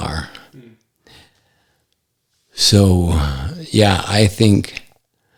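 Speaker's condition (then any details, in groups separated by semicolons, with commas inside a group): ALS; affects hand function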